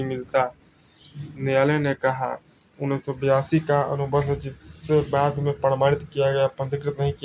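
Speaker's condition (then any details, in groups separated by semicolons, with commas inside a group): No condition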